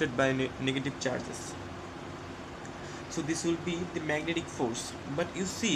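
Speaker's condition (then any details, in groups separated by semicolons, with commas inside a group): No condition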